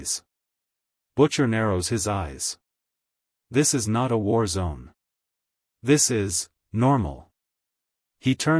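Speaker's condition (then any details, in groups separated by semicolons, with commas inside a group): No condition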